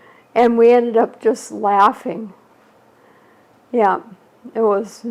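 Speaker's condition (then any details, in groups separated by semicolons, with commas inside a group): ALS; shortly after diagnosis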